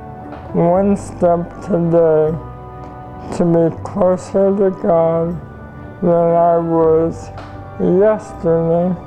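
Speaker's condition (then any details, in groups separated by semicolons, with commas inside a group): ALS; gradual loss of ability to feed, dress and bathe self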